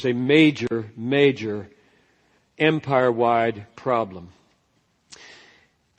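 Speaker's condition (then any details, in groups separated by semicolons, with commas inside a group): No condition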